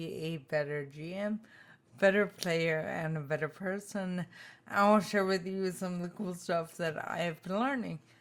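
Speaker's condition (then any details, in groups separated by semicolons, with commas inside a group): Spinocerebellar ataxia type 2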